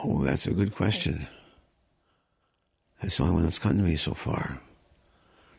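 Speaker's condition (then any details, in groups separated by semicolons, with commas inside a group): Progressive supranuclear palsy; degenerative, specialized form of Parkinson's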